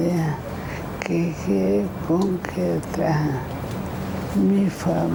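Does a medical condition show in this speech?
Yes: ALS; practically unable to speak.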